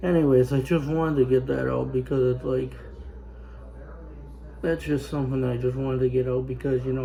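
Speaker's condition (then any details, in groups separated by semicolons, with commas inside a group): Spastic cerebral palsy; spastic, lower body affected, upper body fine, cannot walk; spasms when excited, whole-body contractions with movement, fatigue; able to talk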